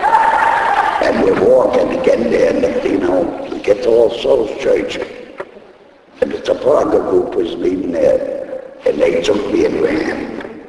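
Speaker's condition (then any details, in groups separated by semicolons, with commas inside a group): Laryngectomy; still talking after voice box removal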